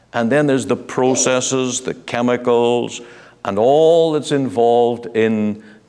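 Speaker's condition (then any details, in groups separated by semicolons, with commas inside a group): No condition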